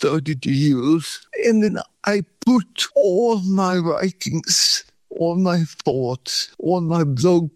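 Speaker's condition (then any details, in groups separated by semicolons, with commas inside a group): Cerebral palsy; shaking body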